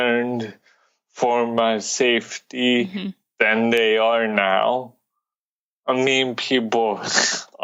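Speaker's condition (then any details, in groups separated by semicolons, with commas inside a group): Cerebral palsy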